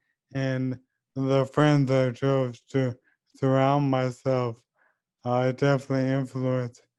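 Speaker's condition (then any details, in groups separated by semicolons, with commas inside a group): ALS; leg onset, speech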